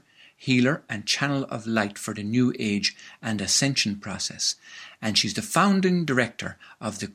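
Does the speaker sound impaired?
No.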